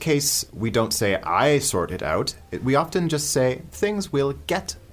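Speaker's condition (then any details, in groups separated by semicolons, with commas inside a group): No condition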